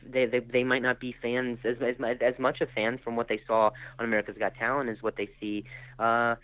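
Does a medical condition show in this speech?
Yes: stutter; acquired stutter after traumatic brain injury and concussion from freak softball injury, motor skills also affected; stutters now, tells audiences early about the stutter to put them at ease; stuttered speech; here repeated sounds, repeated words.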